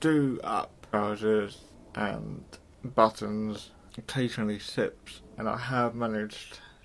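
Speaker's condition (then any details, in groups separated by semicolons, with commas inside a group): Cerebral palsy; mild, affects muscles and speech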